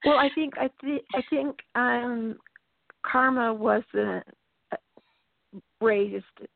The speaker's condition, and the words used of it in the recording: Stuttering. See, I stutter as a result of all that.